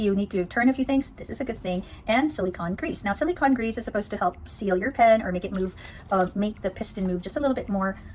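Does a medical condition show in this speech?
No.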